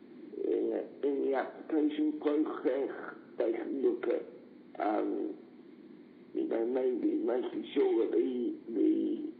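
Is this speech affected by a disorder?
Yes: cerebral palsy; neurological condition, does not drive, needs support worker.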